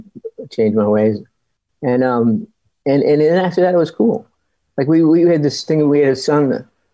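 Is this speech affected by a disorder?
Yes: Parkinson's disease; Parkinson's about 30 years, spinal tumor removed, surgery risking paralysis, had to relearn walking; age 59, walking still impaired after spinal surgery.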